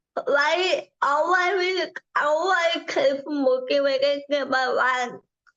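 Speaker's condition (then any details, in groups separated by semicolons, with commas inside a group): Cerebral palsy; from birth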